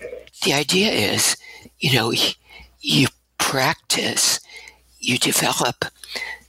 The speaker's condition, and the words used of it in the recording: Spasmodic dysphonia. So that leads to a lot of breathiness.